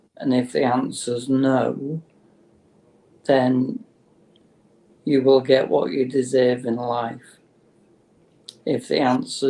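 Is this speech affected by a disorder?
Yes: motor neurone disease; terminal, no cure.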